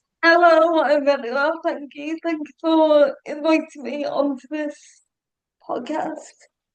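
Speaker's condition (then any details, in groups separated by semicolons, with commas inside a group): Cerebral palsy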